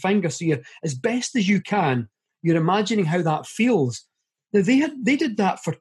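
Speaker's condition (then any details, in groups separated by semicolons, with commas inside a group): No condition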